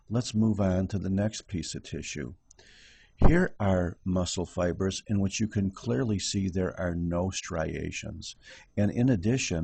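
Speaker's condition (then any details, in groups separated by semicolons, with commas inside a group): No condition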